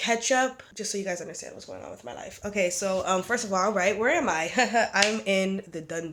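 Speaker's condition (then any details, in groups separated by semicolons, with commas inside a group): No condition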